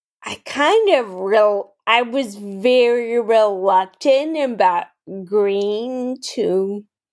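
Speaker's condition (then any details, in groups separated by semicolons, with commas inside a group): Friedreich's ataxia, mild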